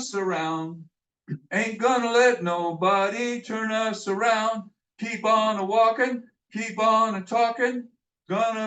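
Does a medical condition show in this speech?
No.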